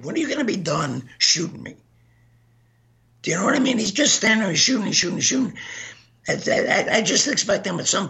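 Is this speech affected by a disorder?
Yes: gunshot injury to voice box; bullet still lodged behind carotid artery.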